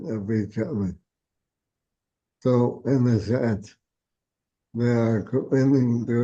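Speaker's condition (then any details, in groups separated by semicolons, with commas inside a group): ALS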